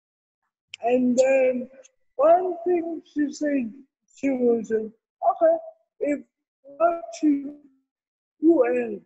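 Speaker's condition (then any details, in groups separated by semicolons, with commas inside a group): Cerebral palsy; medical negligence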